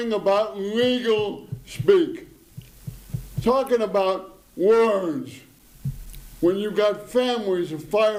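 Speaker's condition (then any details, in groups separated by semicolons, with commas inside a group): Parkinson's disease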